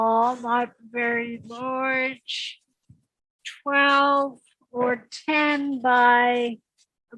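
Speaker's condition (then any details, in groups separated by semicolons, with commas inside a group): Secondary progressive multiple sclerosis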